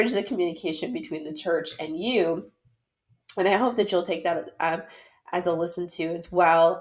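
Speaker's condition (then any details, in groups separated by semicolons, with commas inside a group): No condition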